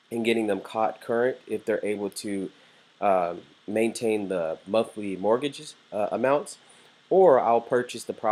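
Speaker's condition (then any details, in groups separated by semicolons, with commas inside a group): No condition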